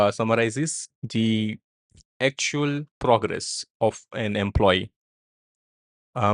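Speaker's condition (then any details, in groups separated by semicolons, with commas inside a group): No condition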